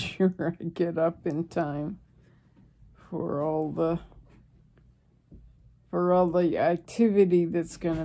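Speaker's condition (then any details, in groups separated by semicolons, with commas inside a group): ALS; receiving hospice care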